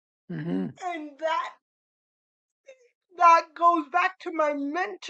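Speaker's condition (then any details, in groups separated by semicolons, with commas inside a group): Cerebral palsy; spastic cerebral palsy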